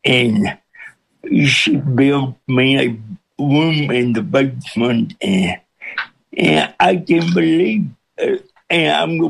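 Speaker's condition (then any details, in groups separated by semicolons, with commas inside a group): Cerebral palsy with speech impediment; congenital cerebral palsy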